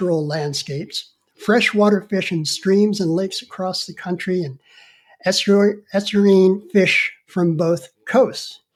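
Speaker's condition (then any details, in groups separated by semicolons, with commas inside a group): No condition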